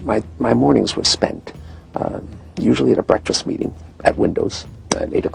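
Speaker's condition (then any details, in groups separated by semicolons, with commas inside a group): No condition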